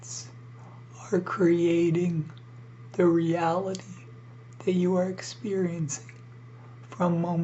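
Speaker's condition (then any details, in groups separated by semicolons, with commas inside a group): ALS; neurodegenerative, physical function lost; struggles to breathe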